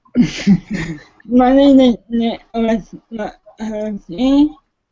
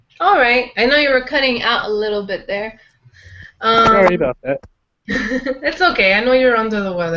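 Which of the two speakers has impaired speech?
The first: cerebral palsy; taking medication.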